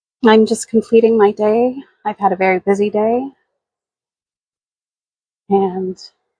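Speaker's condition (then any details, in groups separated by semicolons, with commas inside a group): No condition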